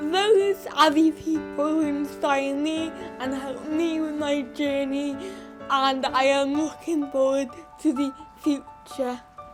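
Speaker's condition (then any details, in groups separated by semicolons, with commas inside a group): Cerebral palsy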